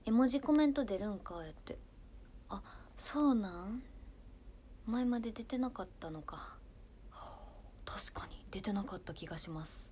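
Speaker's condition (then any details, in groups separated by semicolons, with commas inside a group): No condition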